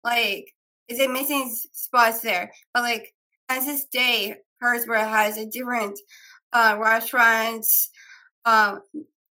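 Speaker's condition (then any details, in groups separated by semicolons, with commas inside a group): Down syndrome; three copies of 21st chromosome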